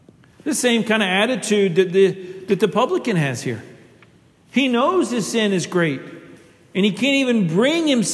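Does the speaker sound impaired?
No.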